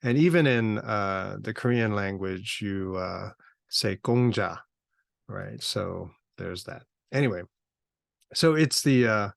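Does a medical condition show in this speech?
No.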